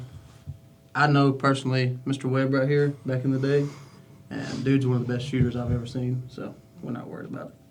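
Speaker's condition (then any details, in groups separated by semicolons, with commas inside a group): No condition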